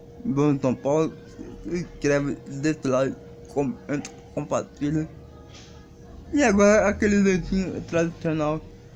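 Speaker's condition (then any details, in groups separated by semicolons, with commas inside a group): Cerebral palsy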